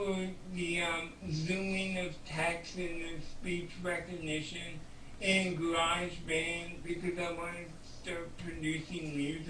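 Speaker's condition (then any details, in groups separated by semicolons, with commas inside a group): Cerebral palsy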